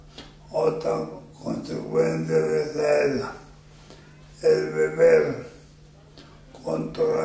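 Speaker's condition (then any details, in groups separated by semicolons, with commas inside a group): Amyotrophic lateral sclerosis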